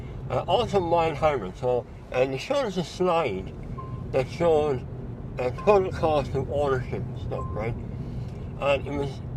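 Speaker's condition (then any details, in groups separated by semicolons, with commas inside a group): Mouth cancer surgery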